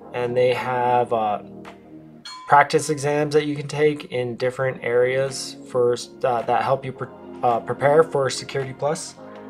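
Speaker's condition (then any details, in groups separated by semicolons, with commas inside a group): No condition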